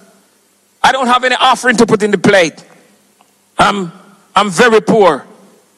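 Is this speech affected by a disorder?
No.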